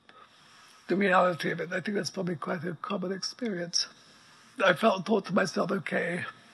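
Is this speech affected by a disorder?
Yes: ALS; progressive neuromuscular illness, effectively quadriplegic, wheelchair six months after diagnosis, plastic nasal breathing pump; voice very weak, needs amplifier, breathing apparatus audible in background.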